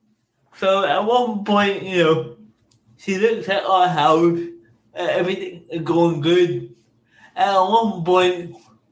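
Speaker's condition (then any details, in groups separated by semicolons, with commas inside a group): Cerebral palsy; school speaking device declined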